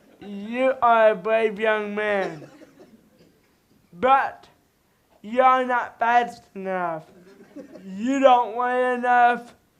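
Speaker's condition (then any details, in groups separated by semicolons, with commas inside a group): Cerebral palsy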